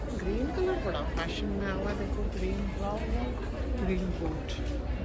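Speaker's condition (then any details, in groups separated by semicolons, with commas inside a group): No condition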